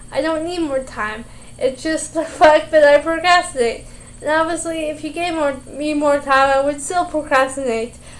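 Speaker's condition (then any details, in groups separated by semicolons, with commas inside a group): Cerebral palsy; oxygen lack at birth, possibly affects cognition; reads and types slowly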